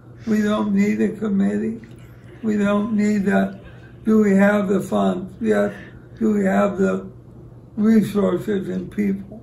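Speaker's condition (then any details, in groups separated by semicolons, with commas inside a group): ALS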